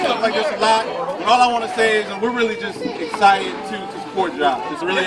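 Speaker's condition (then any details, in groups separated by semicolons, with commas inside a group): No condition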